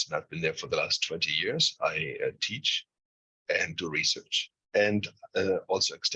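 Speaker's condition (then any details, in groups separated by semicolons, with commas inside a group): No condition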